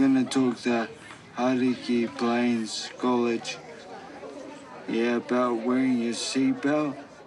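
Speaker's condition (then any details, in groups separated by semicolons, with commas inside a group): Traumatic brain injury; car crash, extensive brain damage, coma; relearned speaking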